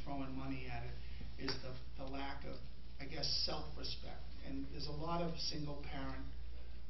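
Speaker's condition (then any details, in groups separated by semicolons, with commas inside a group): No condition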